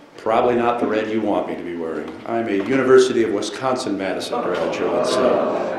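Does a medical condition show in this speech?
No.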